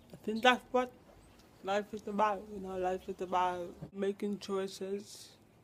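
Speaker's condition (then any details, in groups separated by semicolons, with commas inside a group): Cerebral palsy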